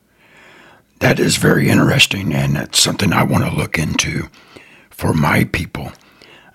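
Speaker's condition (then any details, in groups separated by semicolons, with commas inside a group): Throat cancer; fears listeners criticizing voice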